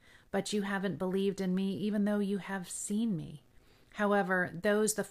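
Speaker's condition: No condition

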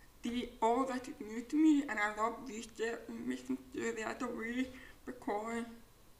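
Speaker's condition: Profound deafness; present since birth

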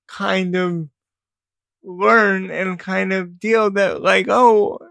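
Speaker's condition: Cerebral palsy; diagnosed age 2

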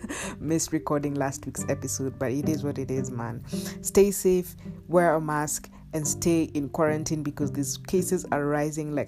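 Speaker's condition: No condition

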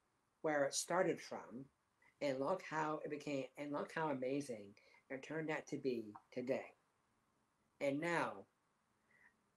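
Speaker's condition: Down syndrome; disability since childhood

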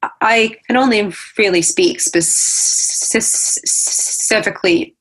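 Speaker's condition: Stammering; described as a neurological condition; switches words less than many who stammer but tempted to, picks easiest of several synonyms; repeated sounds, prolonged sounds

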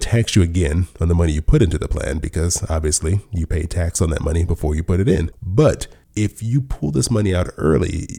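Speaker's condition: No condition

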